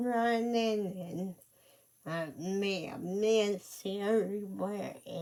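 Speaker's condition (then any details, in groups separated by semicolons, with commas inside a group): Cerebral palsy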